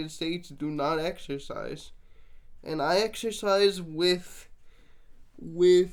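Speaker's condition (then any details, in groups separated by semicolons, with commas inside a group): Cerebral palsy, mixed, mild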